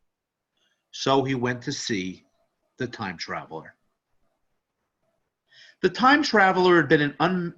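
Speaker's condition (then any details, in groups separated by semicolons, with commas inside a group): No condition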